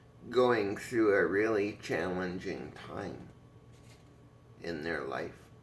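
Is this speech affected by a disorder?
Yes: cerebral palsy.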